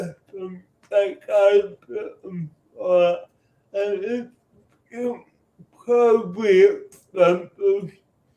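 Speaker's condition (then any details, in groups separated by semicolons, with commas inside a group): Cerebral palsy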